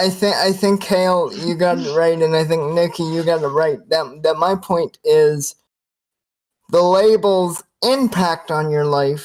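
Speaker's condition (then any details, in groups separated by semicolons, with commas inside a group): Cerebral palsy, spastic quadriplegia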